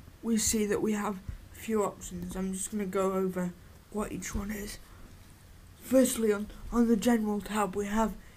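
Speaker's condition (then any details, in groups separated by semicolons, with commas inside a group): Cerebral palsy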